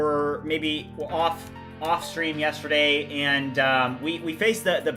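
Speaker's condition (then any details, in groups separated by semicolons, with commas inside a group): No condition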